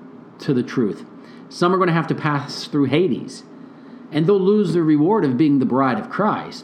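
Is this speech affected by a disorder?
No.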